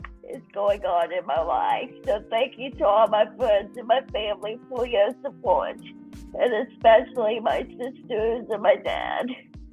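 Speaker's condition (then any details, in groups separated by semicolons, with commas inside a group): Cerebral palsy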